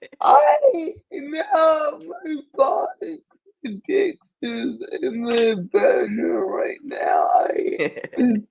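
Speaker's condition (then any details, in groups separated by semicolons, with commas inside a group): Cerebral palsy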